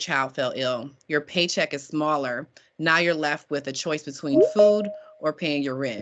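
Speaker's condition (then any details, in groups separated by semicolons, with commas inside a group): No condition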